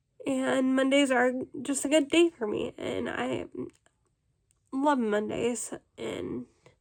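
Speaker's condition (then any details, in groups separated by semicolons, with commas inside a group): Cerebral palsy, spastic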